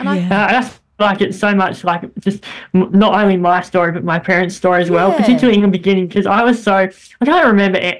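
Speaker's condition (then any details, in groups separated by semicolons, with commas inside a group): Bilateral cleft lip and palate; congenital, first operation at three months, many childhood operations, hip-to-mouth bone graft, throat operation, low motor skills; speech therapy in childhood and after operations into high school, once squeaky, very airy, nasal, much improved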